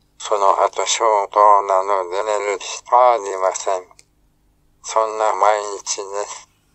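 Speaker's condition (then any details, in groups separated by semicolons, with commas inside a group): ALS, speech-generating device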